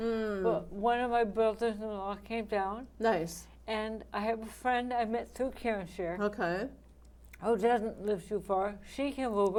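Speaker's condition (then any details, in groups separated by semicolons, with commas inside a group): ALS; right hand onset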